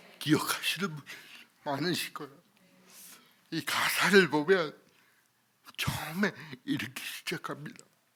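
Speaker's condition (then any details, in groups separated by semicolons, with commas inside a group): Cerebral palsy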